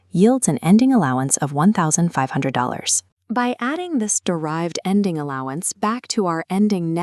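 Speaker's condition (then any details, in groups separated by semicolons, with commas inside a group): No condition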